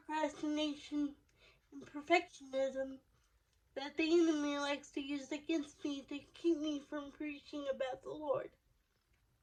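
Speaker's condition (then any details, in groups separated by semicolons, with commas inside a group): Cerebral palsy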